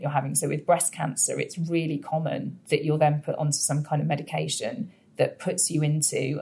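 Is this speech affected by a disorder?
No.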